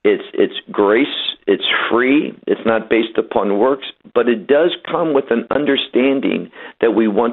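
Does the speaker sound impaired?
No.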